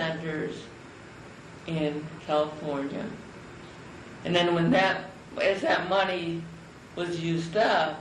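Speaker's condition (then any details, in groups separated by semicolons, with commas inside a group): Cerebral palsy; from birth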